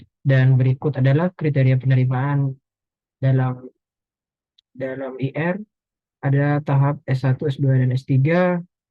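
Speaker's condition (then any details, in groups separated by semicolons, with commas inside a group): No condition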